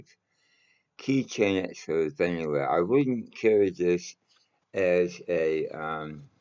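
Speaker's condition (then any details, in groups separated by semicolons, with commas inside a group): Mouth cancer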